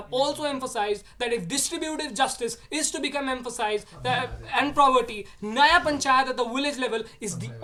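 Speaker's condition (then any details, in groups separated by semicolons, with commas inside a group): No condition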